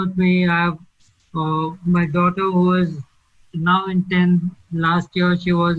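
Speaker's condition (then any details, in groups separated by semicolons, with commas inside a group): ALS; labored slurred speech, choking on water, aspiration risk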